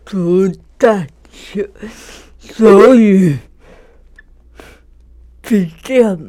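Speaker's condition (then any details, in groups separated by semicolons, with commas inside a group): Cerebral palsy; severe disability, boccia throwing-group player, throws ball without ramp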